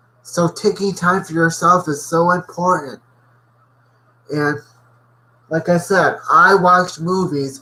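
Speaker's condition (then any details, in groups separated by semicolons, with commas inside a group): Cerebral palsy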